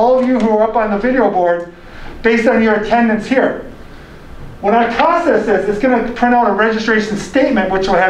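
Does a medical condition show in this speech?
No.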